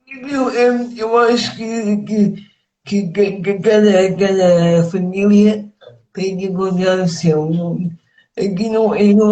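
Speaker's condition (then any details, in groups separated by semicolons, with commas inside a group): Cerebral palsy; mainly motor disability; age 51; speech affected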